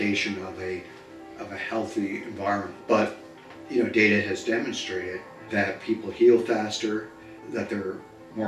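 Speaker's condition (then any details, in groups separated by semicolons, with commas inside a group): No condition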